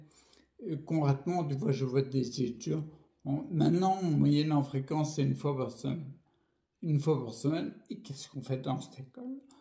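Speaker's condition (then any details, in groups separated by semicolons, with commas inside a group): Primary progressive multiple sclerosis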